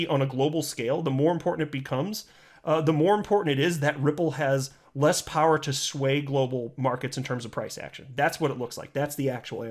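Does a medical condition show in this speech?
No.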